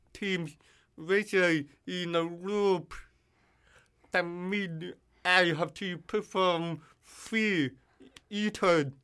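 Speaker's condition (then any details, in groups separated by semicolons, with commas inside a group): Deafness; voice distorted when screaming at full volume, needs others' feedback on loudness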